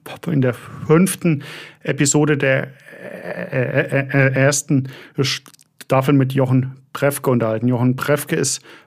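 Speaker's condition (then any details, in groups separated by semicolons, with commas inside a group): Stuttering; stuttering for nearly 28 years, individual symptom pattern; frequent word and phrase repetitions, repeated filler sounds; varies in strength from day to day, fluency of one day gone the next; blocks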